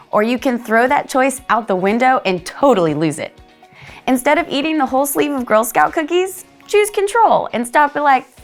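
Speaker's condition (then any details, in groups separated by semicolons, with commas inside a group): No condition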